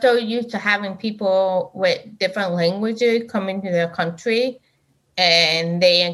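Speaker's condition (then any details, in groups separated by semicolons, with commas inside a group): Deafness; elevates voice when not wearing hearing aid, cannot hear own voice, goes by feel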